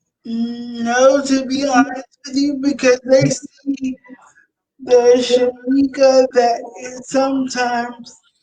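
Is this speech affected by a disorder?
Yes: cerebral palsy.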